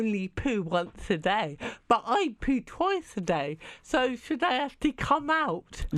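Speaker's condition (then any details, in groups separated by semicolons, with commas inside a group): Cerebral palsy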